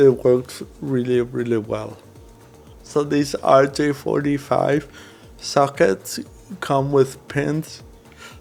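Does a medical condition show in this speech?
Yes: cerebral palsy.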